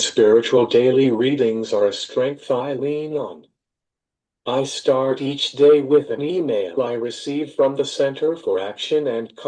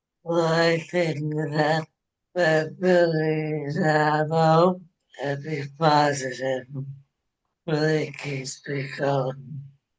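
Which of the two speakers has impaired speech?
The second: ALS; diagnosed after 10 months of tests.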